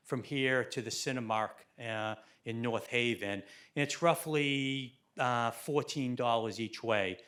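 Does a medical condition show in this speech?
No.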